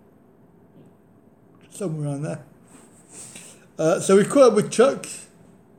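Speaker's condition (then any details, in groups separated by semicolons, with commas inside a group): Cerebral palsy; back surgery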